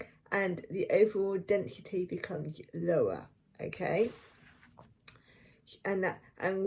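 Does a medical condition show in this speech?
Yes: cerebral palsy; affects one foot; osteoarthritis in affected foot.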